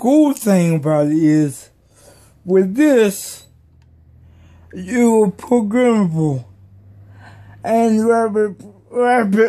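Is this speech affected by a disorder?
Yes: cerebral palsy; may be hard to understand.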